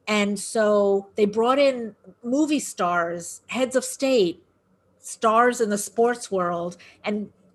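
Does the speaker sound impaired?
No.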